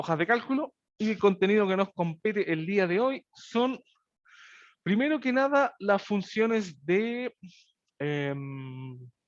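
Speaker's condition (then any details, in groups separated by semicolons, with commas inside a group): No condition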